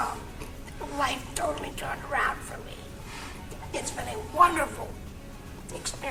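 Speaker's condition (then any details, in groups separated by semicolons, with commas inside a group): Laryngectomy, oesophageal; total laryngectomy, neck stoma; esophageal speech, soft voice, pitch range, highly accomplished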